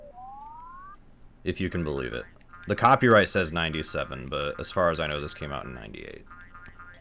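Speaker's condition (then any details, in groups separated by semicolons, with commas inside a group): No condition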